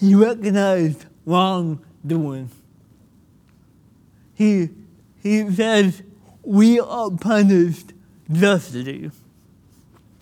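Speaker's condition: Cerebral palsy; birth oxygen loss

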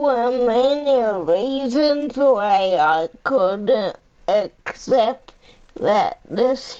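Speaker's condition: Cerebral palsy; uses a power chair; 45 years old

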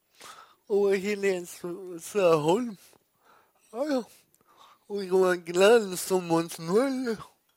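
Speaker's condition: Cerebral palsy; legs move involuntarily

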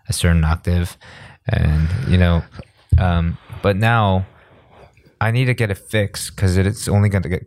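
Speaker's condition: No condition

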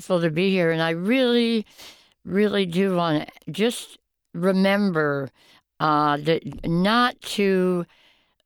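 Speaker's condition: Oral cancer, half tongue removed, partial glossectomy; oral cancer under tongue, half tongue and part jaw removed

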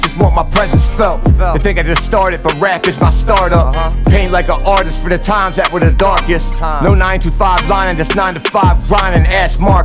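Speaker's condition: No condition

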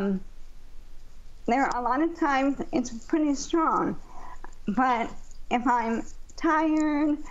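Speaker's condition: ALS; ALS over 15 years since diagnosis, weak diaphragm, feeding tube placed about 5 years ago; used amplifier much of the time to be heard

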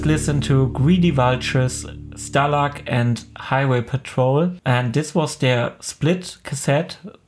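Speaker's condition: No condition

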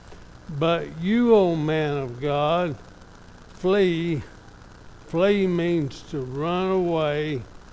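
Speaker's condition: ALS; somewhat affected, evident today

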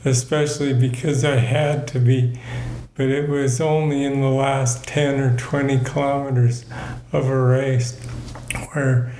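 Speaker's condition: Parkinson's disease; tasks take much longer

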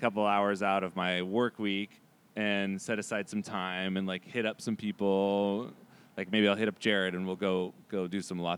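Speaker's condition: No condition

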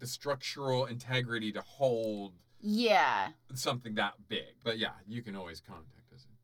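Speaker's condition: No condition

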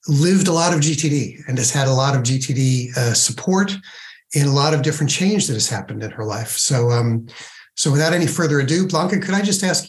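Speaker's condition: No condition

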